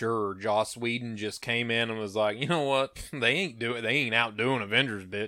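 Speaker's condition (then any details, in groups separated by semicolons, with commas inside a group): No condition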